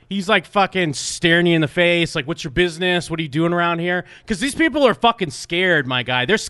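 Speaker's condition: No condition

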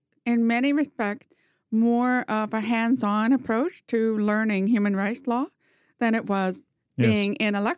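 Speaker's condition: Profound hearing loss, congenital, bilateral; congenital profound hearing loss both ears, hearing aid right ear only, no fire alarm heard without it; wears hearing aid in right ear, used captioning and FM receiver in law school; talks very well despite profound hearing loss, did not talk until age four

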